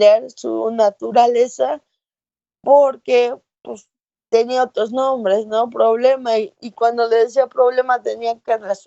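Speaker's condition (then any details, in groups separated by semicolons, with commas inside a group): Cerebral palsy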